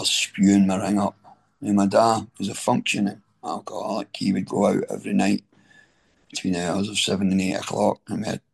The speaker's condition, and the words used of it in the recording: Throat cancer. I've not, don't think I've got a beautiful Barry White voice like this.